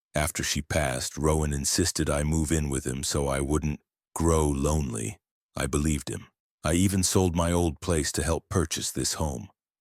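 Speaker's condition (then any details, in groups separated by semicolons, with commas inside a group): No condition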